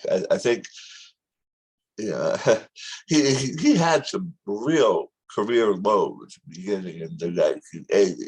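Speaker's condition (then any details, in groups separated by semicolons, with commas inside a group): Tongue cancer surgery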